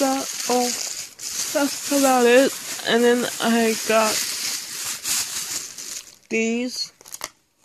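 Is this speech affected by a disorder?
Yes: speech impairment.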